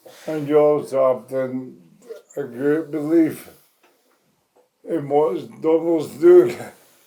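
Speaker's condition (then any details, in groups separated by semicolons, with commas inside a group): MND; descending form; voice changed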